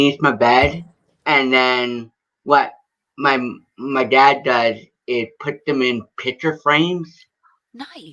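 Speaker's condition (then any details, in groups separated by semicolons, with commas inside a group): Cerebral palsy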